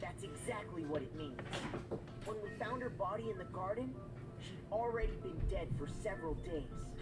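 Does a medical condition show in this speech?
No.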